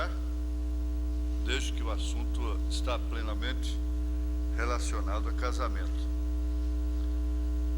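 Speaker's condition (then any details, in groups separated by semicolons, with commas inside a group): No condition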